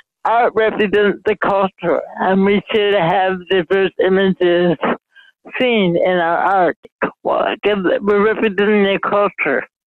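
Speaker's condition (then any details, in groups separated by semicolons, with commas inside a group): Mild cerebral palsy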